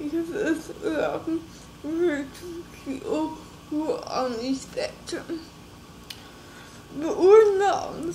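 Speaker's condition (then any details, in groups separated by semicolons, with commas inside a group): Cerebral palsy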